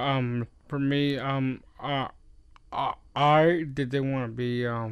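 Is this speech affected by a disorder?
Yes: Down syndrome; known before age three.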